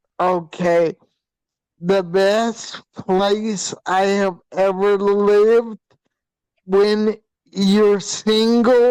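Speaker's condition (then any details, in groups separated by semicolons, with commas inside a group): Hydrocephalus with shunt failure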